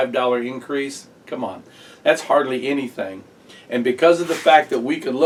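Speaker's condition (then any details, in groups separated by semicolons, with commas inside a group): No condition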